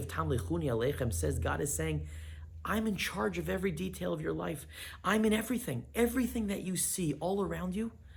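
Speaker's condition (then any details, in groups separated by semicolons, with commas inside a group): No condition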